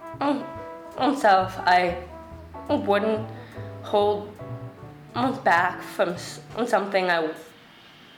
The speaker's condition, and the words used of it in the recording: Stuttering. To listeners who have never listened at length to someone with a stutter, it can take a while to adjust, so I encourage you to be patient.